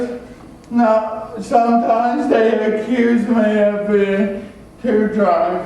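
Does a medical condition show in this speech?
Yes: cerebral palsy.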